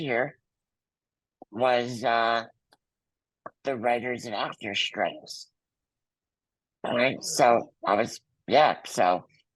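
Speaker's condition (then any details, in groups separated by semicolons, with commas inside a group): Muscular dystrophy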